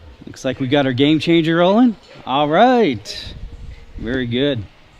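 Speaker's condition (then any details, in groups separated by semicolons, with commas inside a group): No condition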